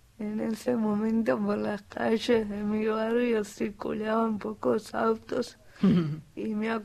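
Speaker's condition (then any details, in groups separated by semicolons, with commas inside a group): Cerebral palsy; acquired language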